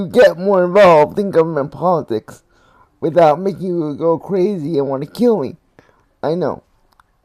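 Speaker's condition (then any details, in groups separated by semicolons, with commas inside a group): Cerebral palsy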